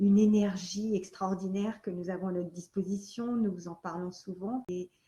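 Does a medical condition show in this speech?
No.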